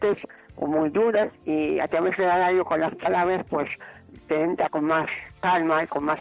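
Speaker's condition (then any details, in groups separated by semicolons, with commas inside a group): Cerebral palsy; cerebral palsy and dysphagia from start of life, age 46, ASPACE Coruña since 1980s; difficulty swallowing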